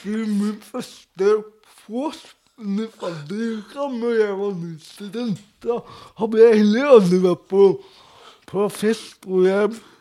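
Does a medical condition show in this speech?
Yes: cerebral palsy; speech difficulties.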